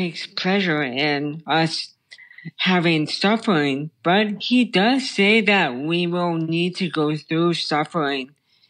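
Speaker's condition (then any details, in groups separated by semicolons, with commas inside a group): Brain stem tumor; childhood onset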